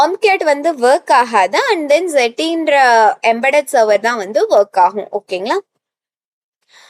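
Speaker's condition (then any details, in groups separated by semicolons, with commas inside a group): No condition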